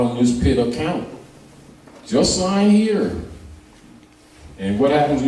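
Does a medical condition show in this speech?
No.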